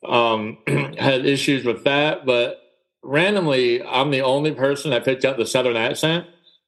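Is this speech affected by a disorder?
Yes: cleft palate; congenital cleft palate, multiple surgeries; speech impediment in childhood, speech therapy after moving south, others mocked way of talking.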